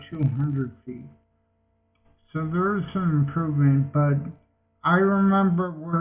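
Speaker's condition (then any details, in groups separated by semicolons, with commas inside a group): Multiple sclerosis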